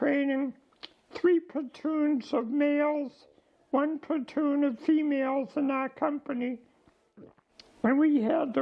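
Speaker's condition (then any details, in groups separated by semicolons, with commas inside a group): ALS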